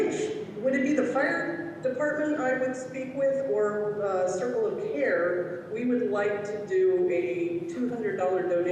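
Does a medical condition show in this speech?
No.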